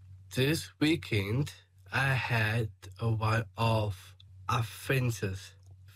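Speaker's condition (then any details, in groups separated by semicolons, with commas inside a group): Down syndrome; 21 years old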